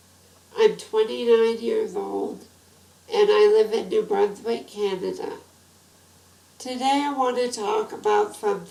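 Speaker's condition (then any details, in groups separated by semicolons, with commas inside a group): Spinal muscular atrophy type 2; spinal muscular atrophy type 2, genetic; diagnosed at 18 months, about 29 years, progressing, untreated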